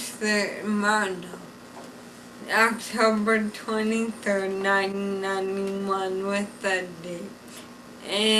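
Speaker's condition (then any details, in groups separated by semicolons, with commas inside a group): Traumatic brain injury; closed head injury, stroke, right-side paralysis, tracheostomy later removed; years of occupational, physical and speech therapy; initially unable to talk, then slowed speech, uses cued speech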